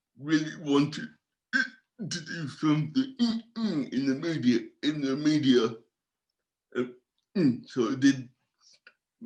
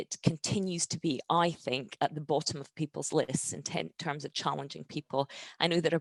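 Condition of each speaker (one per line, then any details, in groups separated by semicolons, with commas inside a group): Cerebral palsy; from birth
No condition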